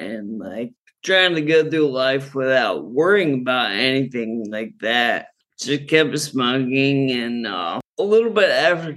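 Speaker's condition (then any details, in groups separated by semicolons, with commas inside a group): Friedreich's ataxia; genetic neuromuscular condition from birth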